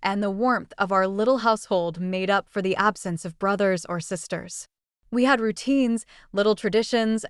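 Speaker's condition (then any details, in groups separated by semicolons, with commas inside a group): No condition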